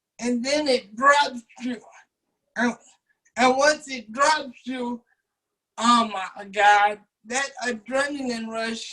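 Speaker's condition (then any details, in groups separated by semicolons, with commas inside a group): Cerebral palsy; uses wheelchair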